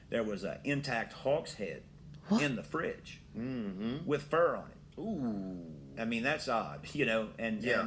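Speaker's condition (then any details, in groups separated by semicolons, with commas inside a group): No condition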